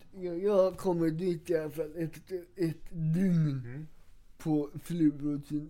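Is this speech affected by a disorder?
Yes: cerebral palsy; wheelchair user.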